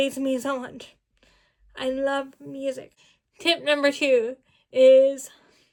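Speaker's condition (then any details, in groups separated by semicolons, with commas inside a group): Cerebral palsy, spastic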